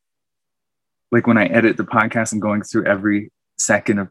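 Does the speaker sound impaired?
No.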